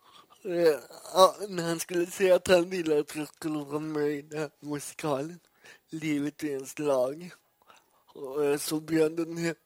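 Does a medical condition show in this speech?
Yes: cerebral palsy; poor balance, legs move involuntarily, struggled with self-care as a child; great difficulty saying some words such as stockholm, much improved through practice.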